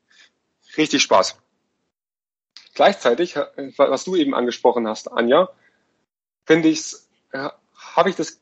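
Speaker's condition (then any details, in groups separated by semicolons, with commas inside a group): Stuttering; self-help in Flow-Gruppe München; prolonged sounds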